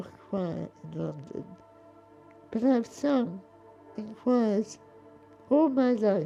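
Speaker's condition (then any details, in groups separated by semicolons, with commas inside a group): Pompe disease, late onset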